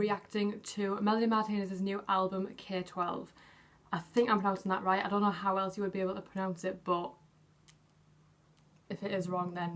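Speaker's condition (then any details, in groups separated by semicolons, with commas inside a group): No condition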